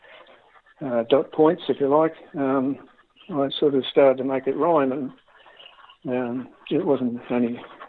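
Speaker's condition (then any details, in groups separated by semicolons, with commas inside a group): Parkinson's disease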